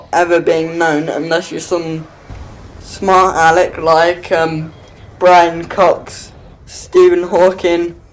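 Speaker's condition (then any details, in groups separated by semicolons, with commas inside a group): Cerebral palsy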